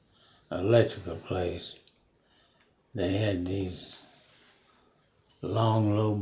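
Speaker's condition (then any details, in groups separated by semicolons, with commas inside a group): Parkinson's disease; Parkinson's for about 5 years, fallen 19 times in yard, never broken a bone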